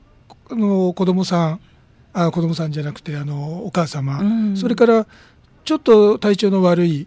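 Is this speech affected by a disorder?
No.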